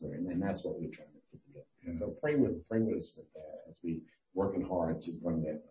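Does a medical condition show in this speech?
No.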